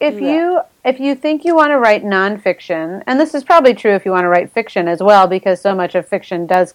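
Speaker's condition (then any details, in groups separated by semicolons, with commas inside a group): No condition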